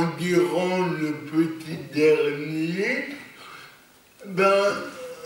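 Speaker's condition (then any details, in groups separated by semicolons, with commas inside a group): Cerebral palsy; lifelong, non-progressive; stable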